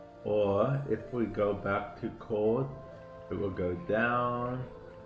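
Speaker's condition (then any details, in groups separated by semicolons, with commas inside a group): Cerebral palsy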